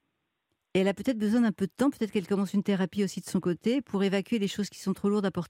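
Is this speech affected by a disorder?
No.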